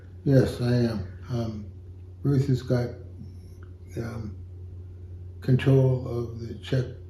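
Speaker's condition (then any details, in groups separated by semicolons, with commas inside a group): Parkinson's disease; about 14 years since onset, cognitive changes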